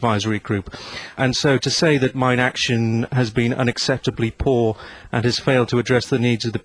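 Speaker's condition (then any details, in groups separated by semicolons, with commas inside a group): No condition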